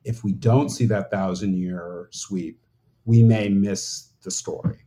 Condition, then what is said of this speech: No condition.